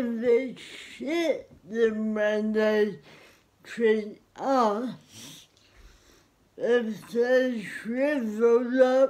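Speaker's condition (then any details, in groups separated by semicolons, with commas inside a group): Cerebral palsy; spastic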